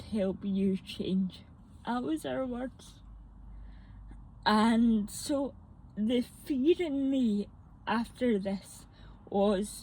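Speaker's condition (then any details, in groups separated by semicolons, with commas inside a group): Mixed cerebral palsy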